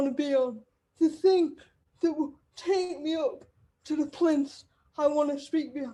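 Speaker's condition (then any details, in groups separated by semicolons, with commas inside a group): Cerebral palsy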